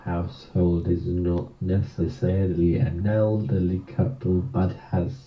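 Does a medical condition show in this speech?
Yes: motor neurone disease.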